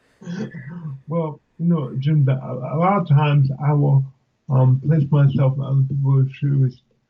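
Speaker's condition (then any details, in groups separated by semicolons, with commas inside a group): Cerebral palsy; affects speech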